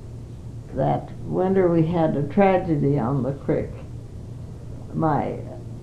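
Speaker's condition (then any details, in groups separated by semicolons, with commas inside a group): Parkinson's disease; not very able to do much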